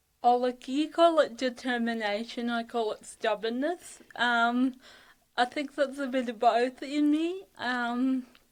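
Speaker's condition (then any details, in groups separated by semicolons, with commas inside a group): Cerebral palsy (athetoid); fatigue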